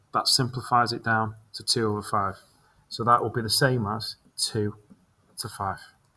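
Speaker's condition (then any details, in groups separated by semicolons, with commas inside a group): No condition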